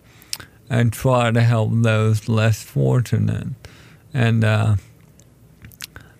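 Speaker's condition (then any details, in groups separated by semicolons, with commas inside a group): ALS; told condition is terminal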